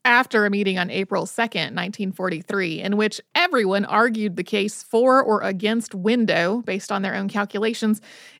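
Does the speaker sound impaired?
No.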